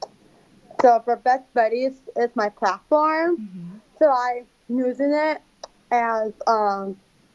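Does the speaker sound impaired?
Yes: Down syndrome; from birth, diagnosed a few days before birth; adult.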